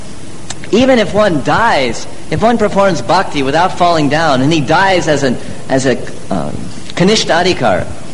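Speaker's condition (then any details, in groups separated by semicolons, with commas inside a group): No condition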